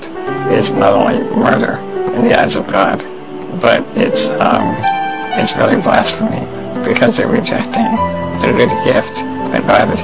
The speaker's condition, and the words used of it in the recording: Spinal muscular atrophy. I'm really dependent upon my voice for everything now.